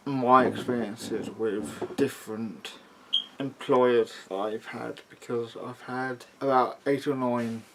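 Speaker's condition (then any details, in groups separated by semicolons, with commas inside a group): Cerebral palsy; mild, affects muscles and speech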